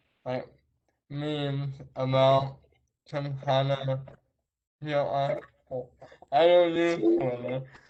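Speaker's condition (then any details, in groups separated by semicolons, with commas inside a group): Traumatic brain injury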